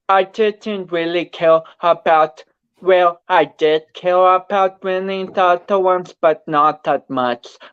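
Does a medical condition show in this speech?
Yes: cerebral palsy; speech affected.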